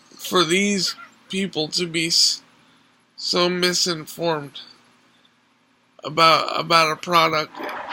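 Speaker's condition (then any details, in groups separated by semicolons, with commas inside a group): Cerebral palsy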